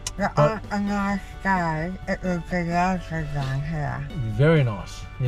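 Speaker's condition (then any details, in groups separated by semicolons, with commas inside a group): Jaw cancer surgery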